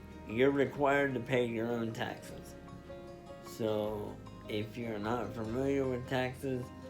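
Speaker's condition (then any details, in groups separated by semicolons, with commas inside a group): Spastic diplegia cerebral palsy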